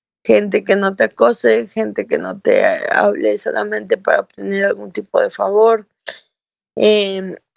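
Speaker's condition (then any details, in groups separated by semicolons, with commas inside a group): Cerebral palsy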